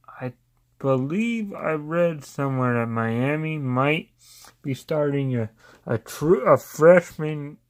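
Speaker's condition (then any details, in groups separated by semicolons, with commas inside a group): Cerebral palsy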